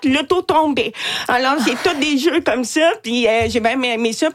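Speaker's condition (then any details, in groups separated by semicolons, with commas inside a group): Deafness with cochlear implant; implant removed at night and kept in dehumidifier box, no hearing without implant, most of family deaf; hard to tell who is speaking, own singing described as not very nice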